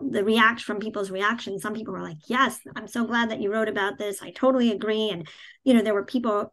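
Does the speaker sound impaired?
Yes: cleft palate; congenital cleft palate without cleft lip.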